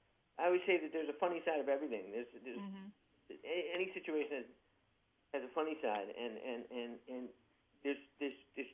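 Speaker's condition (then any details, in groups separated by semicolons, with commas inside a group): Parkinson's disease, young-onset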